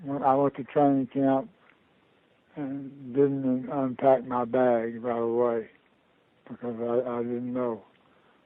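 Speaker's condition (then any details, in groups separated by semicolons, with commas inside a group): Parkinson's disease; diagnosed about two years ago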